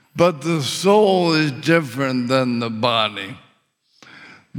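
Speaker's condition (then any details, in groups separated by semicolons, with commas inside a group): ALS; struggles with swallowing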